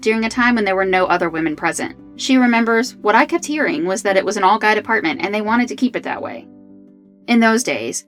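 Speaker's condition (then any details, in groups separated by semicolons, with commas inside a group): No condition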